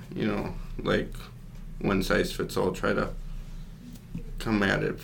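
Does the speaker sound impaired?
Yes: cerebral palsy; since birth, makes getting around harder, about 35 surgeries.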